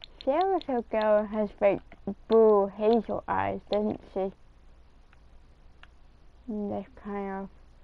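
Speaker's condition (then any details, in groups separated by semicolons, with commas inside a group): Cerebral palsy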